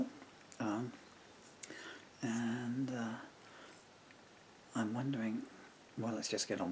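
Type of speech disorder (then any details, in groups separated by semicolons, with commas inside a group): Bulbar dysarthria; progressive bulbar palsy (MND)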